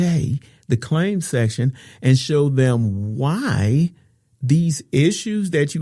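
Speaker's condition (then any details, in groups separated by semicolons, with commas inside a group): No condition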